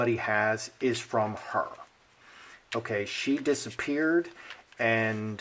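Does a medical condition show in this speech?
No.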